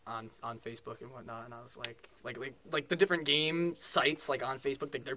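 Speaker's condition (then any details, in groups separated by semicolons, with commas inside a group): No condition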